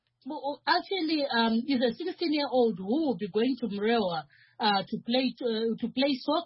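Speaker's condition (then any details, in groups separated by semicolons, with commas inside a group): No condition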